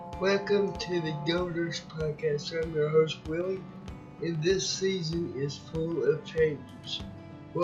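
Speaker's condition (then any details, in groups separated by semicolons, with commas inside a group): Cerebral palsy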